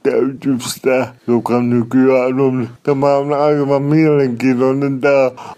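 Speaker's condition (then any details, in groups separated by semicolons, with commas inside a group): Cerebral palsy; speech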